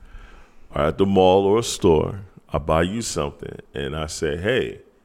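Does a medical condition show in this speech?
No.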